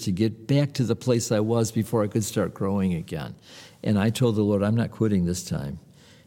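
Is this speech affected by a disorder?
No.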